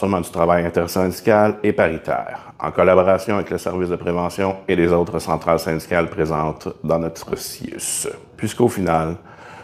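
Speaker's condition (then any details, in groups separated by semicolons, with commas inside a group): No condition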